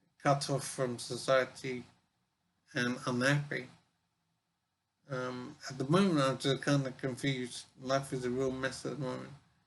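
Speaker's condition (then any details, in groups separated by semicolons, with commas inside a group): Brain injury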